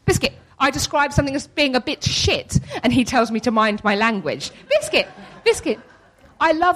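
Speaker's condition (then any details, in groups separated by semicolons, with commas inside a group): Tourette's syndrome; neurological, involuntary movements and noises, daily seizure-like tic episodes, support worker helps during episodes; frequent vocal tics throughout talk, sausage, hedgehog, obscene phrases; involuntary vocal tics of repeated words and obscenities, episodes of complete loss of speech control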